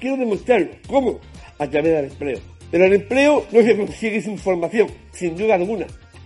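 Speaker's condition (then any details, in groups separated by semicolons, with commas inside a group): Down syndrome; genetic disorder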